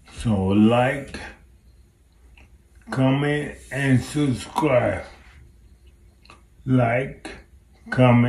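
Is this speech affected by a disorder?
Yes: multiple sclerosis.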